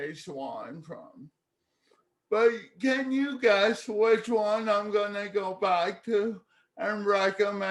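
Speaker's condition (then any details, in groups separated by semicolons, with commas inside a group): Cerebral palsy; speech therapy in childhood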